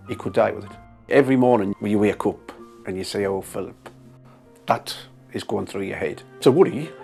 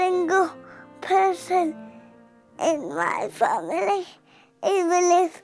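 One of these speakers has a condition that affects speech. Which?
The second: four limb spastic cerebral palsy; four limb spastic, hydrocephalus with shunt; age 8, stretching, speech therapy, physiotherapy; therapy improves breathing control.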